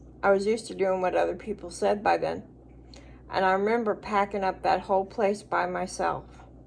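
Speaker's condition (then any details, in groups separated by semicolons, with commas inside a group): Cerebral palsy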